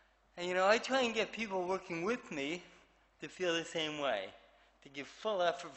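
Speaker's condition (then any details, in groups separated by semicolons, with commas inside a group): Cerebral palsy; affects movement and speech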